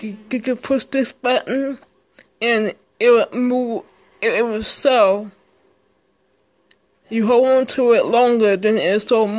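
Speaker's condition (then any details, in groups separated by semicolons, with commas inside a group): Speech impairment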